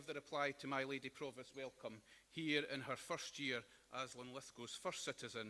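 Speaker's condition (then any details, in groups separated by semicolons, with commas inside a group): No condition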